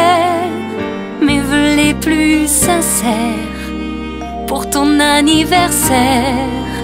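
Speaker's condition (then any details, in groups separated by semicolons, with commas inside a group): No condition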